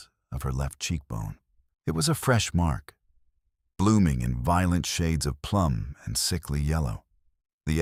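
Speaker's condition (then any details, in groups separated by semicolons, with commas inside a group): No condition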